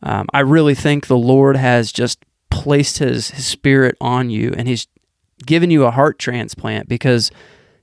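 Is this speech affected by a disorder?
No.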